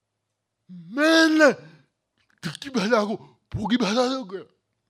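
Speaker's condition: Cerebral palsy; lifelong pain

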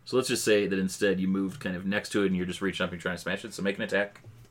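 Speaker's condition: No condition

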